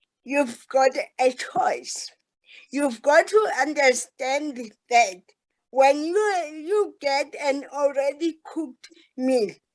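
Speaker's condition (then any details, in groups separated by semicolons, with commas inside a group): Cerebral palsy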